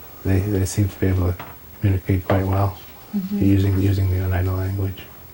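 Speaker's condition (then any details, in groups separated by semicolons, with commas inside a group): Parkinson's disease; slowed down, on medication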